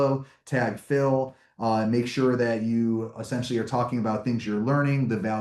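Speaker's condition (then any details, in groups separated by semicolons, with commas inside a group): No condition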